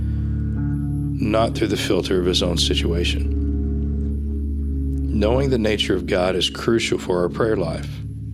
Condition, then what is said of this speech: No condition.